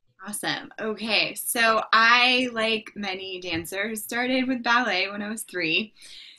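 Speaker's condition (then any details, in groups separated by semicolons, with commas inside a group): No condition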